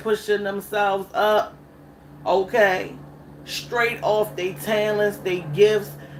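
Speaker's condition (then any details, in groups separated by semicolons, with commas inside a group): No condition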